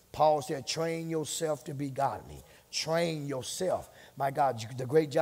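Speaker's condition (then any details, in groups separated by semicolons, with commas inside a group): No condition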